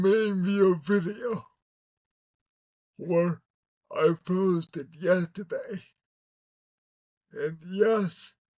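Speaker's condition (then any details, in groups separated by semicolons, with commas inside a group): Cerebral palsy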